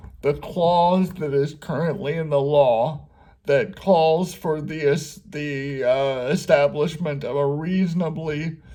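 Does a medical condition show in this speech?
Yes: cerebral palsy; speaks slower at times.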